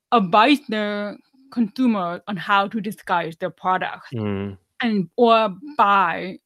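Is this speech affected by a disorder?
Yes: deafness, severe; 99% hearing loss, hearing aids worn whole life, no cochlear implant; wears hearing aids, relies heavily on lip reading, does not sign, not fluent in ASL.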